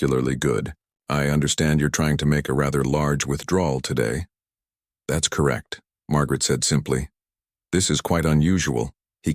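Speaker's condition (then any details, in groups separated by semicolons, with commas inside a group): No condition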